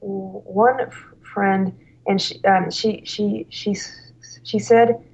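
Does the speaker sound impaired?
Yes: stuttering; severe stuttering at college start, fluency temporarily improved by drinking alcohol, works as school slp; stutters openly, cannot hide it, discloses stuttering to parents, feels in control; noticeable stuttering that cannot be hidden, more fluent when drinking then; here repeated sounds, prolonged sounds.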